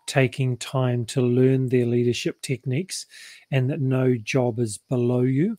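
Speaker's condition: No condition

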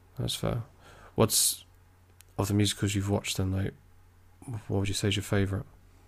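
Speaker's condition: No condition

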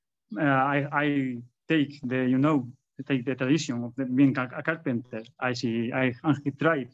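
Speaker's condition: Stuttering; stutter in public speaking, attributed to lifelong shyness and introversion; stutters a lot when talking in public; repeated sounds, repeated words

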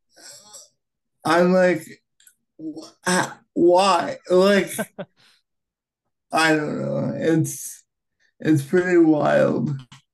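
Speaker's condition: Cerebral palsy, right-sided high tone; childhood therapy to take steps

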